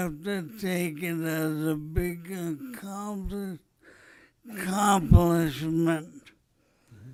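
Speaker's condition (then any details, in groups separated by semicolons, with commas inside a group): ALS; still able to speak despite expected voice loss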